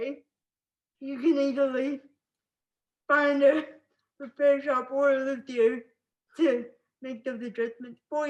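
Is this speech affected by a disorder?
Yes: spastic cerebral palsy.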